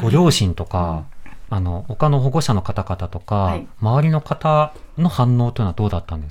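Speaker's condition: No condition

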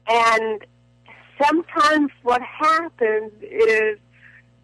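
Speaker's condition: Cerebral palsy; dependent on Botox

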